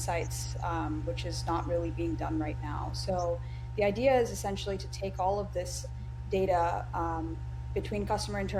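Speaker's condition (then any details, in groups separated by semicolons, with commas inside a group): No condition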